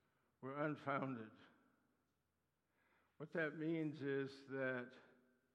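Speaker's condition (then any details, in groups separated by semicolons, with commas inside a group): Parkinson's disease; Parkinson's attacks muscles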